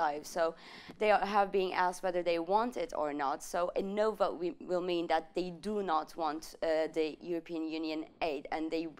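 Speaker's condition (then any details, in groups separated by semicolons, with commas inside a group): No condition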